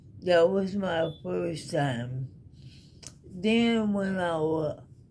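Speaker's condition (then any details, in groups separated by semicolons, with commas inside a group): ALS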